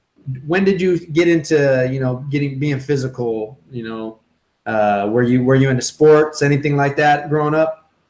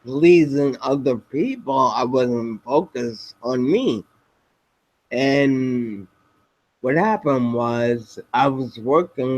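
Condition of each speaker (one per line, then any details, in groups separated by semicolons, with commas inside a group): No condition
Spinocerebellar ataxia type 7, SCA7; progressive degenerative, impairs walking, balance, coordination, speech; diagnosed several years ago, no wheelchair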